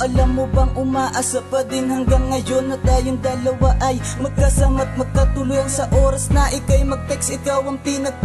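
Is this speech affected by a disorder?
No.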